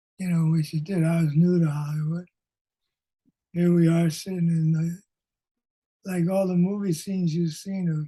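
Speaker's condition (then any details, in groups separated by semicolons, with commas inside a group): Parkinson's disease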